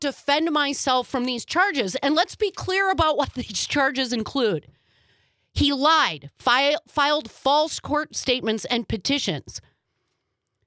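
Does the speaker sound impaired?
No.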